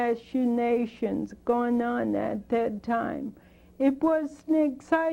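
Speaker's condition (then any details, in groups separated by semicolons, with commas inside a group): Spinocerebellar degeneration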